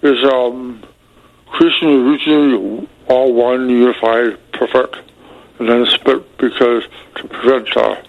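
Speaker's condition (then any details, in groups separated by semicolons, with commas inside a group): Medication-induced speech impediment; speech impediment caused by Abilify; tries hard to be understood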